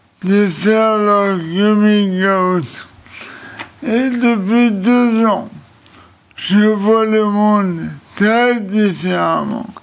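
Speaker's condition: ALS (Charcot disease); speech deformed, may sound idiotic, content clear in own mind

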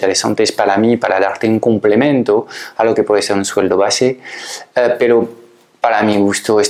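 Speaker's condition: No condition

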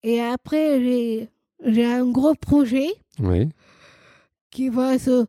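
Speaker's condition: Down syndrome, trisomy 21

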